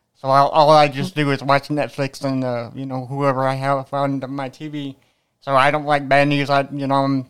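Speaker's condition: Cerebral palsy

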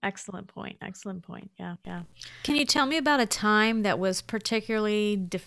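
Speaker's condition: No condition

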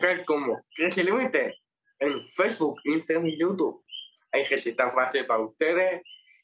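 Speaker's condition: Down syndrome; adult man aged 26 to 27

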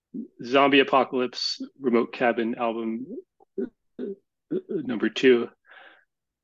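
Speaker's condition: Stuttering; childhood onset, speech therapy as child; still stutters as adult, gradually more comfortable with stuttering; phone time pressure harder, more comfortable speaking face-to-face; blocks

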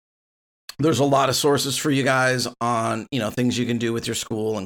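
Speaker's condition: No condition

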